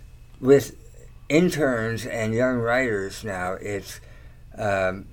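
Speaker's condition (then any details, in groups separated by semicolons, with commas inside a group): Tongue cancer surgery; slight slur, talks okay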